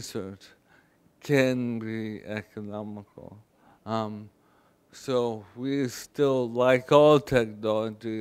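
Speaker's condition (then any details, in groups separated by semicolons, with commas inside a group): ALS, speech-generating device; wheelchair user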